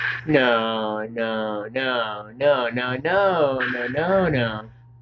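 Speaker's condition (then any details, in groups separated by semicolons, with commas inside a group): No condition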